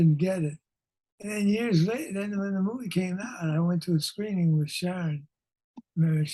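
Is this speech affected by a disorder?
Yes: Parkinson's disease.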